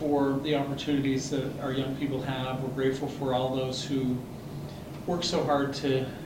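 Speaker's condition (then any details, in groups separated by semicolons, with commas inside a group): No condition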